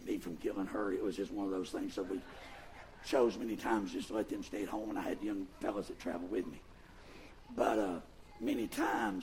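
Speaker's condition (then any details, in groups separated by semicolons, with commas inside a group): Vocal fold paralysis; voice worse than before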